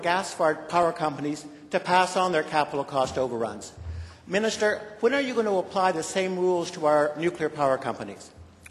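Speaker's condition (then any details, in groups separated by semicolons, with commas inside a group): No condition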